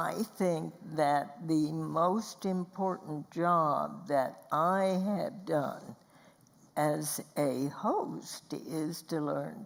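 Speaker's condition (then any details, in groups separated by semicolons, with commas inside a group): Spasmodic dysphonia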